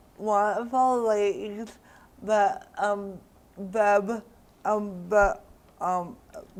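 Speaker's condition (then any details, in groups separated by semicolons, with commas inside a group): Cerebral palsy; diagnosed around age one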